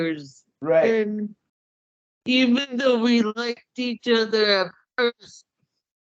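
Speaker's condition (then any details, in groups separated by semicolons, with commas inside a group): Cerebral palsy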